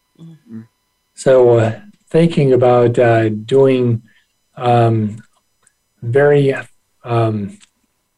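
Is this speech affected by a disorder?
Yes: aphasia after stroke; rather severe stroke at 28 as first-year resident, impaired dominant right hand; 20 years post-stroke, not back to 100%, still does therapeutic activities; initially no spoken or written language, relearned speech through therapy, still struggles a little forming words.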